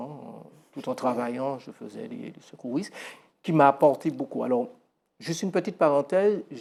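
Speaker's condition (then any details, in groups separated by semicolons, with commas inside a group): No condition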